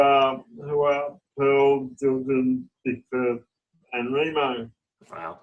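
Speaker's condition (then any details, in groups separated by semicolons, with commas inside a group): Cerebral palsy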